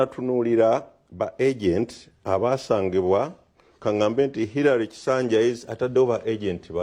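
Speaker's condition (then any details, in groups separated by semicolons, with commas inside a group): No condition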